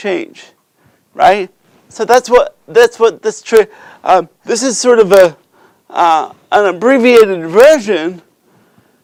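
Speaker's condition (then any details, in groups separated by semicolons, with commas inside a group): Cerebral palsy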